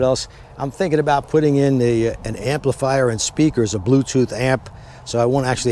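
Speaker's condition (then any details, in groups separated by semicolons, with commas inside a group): No condition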